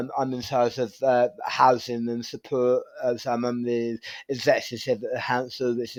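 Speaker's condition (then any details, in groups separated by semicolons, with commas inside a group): Tongue cancer surgery; right-side tongue surgery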